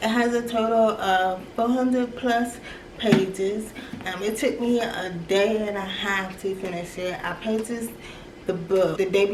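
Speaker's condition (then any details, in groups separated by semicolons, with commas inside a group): Cerebral palsy; from birth, left leg affected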